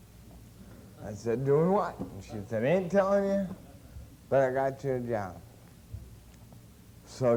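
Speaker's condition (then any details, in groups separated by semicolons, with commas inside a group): Cerebral palsy; since birth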